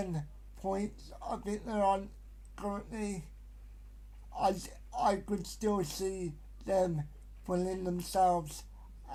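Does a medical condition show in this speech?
Yes: cerebral palsy.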